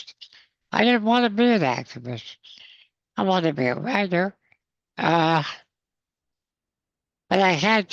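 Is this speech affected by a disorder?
Yes: spinal muscular atrophy.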